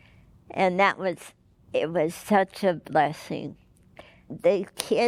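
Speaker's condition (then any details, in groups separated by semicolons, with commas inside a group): Cerebral palsy; could not speak or move as child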